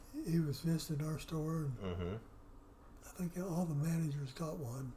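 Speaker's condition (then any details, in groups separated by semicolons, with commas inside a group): Parkinson's; affects voice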